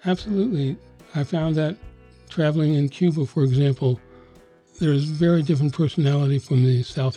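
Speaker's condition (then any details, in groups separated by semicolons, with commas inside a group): Parkinson's disease; Parkinson's disease diagnosed at age 62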